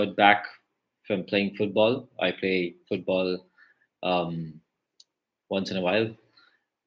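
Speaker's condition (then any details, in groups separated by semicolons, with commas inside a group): No condition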